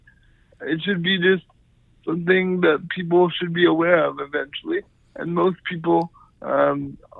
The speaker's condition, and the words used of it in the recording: Cerebral palsy. I can use my voice very well.